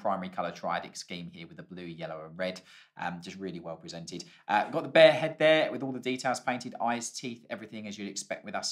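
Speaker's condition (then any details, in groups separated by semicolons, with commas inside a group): No condition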